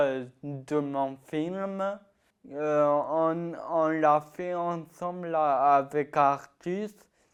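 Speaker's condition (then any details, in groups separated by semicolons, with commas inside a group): Ataxia-telangiectasia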